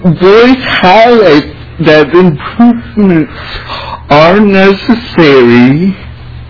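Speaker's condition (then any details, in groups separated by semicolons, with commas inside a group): Cerebral palsy; visible physical disability, lives independently, drives own car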